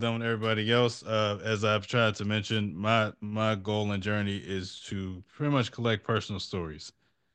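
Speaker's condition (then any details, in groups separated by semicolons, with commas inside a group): No condition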